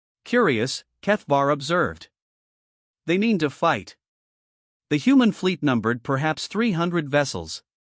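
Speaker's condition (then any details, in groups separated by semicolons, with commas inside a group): No condition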